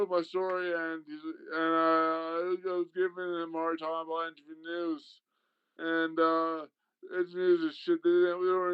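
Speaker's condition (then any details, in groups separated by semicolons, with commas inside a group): Traumatic brain injury; car crash; speaking sometimes difficult, must slow down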